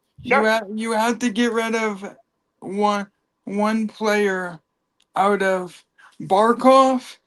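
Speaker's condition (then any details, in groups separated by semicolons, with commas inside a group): Cerebral palsy; from birth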